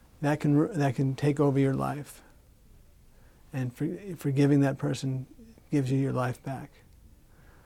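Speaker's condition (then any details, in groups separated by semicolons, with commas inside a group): Parkinson's disease; diagnosed about 14 years before recording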